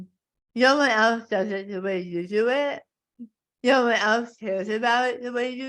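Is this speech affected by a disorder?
Yes: tongue cancer; stage four tongue carcinoma.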